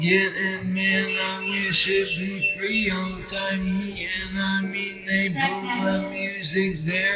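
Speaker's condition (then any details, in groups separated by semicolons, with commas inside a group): Brain injury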